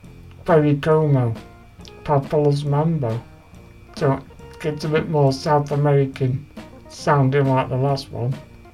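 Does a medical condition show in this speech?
Yes: Duchenne muscular dystrophy; diagnosed at age 5, about 23 years ago.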